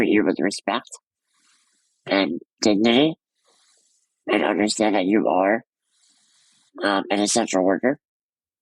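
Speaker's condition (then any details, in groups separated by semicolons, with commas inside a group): Muscular dystrophy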